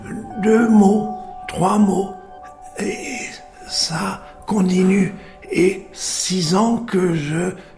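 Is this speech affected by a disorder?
Yes: stroke with aphasia; stroke at 49 at Mayan site in Yucatan, Mexico, after headaches, sudden collapse, unconscious; about 2 years 4 months after stroke, slow progress, song-based speech therapy with therapist Juliette; halting, needs time, repeats phrases after helper, understood well only by few people, worse with fear.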